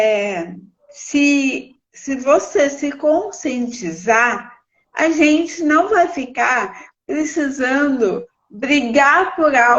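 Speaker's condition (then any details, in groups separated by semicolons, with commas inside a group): Cerebral palsy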